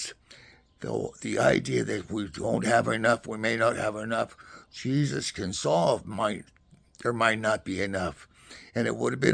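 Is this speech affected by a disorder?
Yes: Parkinson's.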